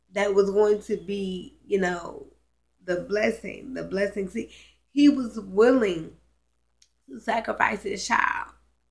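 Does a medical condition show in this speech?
Yes: cerebral palsy, spastic.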